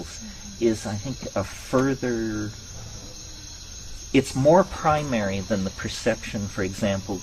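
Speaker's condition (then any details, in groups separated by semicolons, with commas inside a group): No condition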